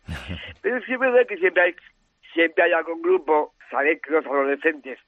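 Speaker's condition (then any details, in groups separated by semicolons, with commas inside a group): Down syndrome; trisomy 21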